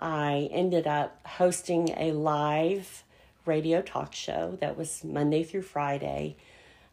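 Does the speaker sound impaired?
Yes: cleft palate; congenital.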